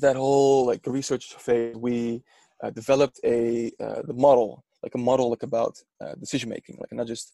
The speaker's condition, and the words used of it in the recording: Stuttering. It's my stuttering like rubbing off on you.